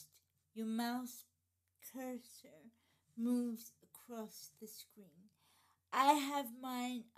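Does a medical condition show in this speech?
Yes: cerebral palsy.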